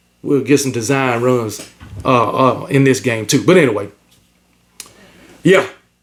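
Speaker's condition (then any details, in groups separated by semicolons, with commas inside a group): No condition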